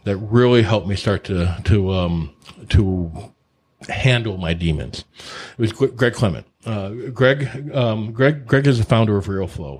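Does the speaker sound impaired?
Yes: stutter; nervous about public speaking from little experience; frequent word and part-word repetitions, fillers; stuttered a lot on earlier podcast, hears own stutters, gaps, mispronunciations on podcasts; here repeated sounds, repeated words.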